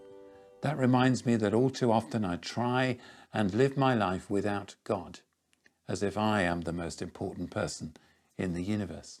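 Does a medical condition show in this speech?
No.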